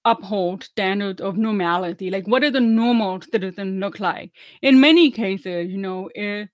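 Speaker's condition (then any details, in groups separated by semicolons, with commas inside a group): Deafness; relearned English and speaking, about 10 years of speech therapy, told speaks really well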